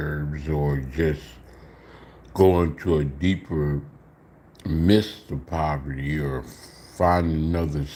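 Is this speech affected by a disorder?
Yes: slurred speech.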